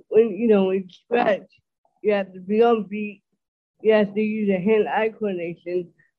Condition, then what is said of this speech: Dysarthria. Now, if you listen to people that have it, they sound a lot worse than I do.